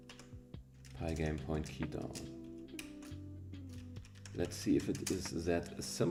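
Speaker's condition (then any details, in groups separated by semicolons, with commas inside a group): No condition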